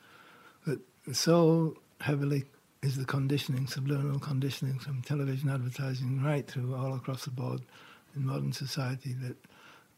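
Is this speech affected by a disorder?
Yes: Parkinson's; diagnosed about 4 years ago.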